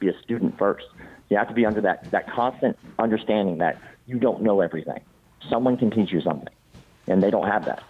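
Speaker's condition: Cleft palate; congenital

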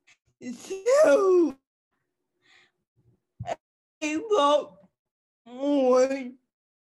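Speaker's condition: Cerebral palsy; cerebral palsy since childhood

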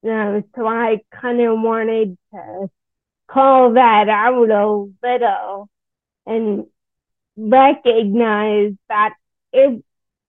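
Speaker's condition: Friedreich's ataxia; rare genetic progressive neuromuscular disease, wheelchair user

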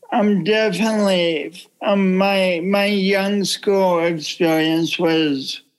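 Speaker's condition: Cerebral palsy; OT and PT in childhood in the 80s

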